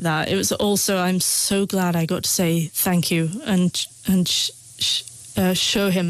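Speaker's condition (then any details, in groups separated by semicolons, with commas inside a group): Stammer; stammer since childhood, neurological brain function, not nervousness or psychological, British Stammering Association member; still stutters, needs more time to speak; hid stammer about 10 years by withdrawing, speaking little, feared phone, hid stuttering at uni; repeated words, blocks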